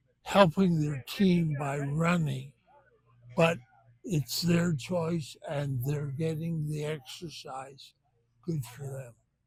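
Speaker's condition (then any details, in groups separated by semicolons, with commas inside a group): Benign essential tremor; benign essential tremor, bilateral awake brain surgery, brain implants; decades since onset, age 79, medications ineffective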